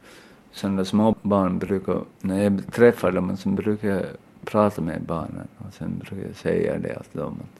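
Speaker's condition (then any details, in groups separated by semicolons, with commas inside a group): Aphasia after brain injury; memory gaps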